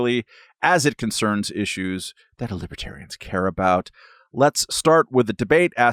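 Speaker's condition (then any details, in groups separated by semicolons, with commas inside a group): No condition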